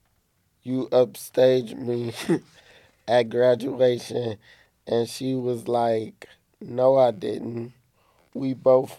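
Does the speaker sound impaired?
Yes: cerebral palsy; therapists had stair climbing to bathroom as exercise.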